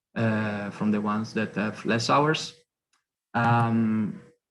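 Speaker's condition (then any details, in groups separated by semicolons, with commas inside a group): No condition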